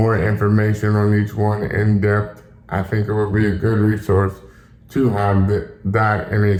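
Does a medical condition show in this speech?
Yes: cerebral palsy; some voice muscle weakness, still able to talk.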